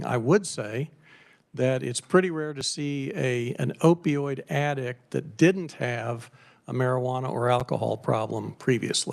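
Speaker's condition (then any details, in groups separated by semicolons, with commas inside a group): No condition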